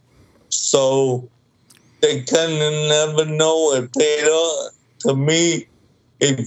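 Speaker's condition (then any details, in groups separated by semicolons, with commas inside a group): Cerebral palsy, mild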